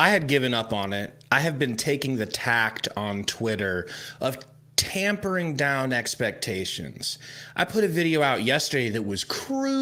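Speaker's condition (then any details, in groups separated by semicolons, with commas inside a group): No condition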